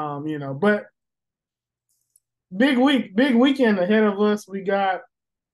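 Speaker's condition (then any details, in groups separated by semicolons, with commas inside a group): No condition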